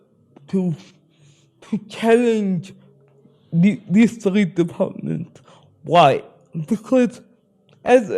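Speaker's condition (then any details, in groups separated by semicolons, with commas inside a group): Spastic cerebral palsy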